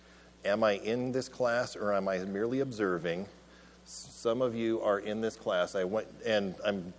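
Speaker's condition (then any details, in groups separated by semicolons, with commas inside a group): No condition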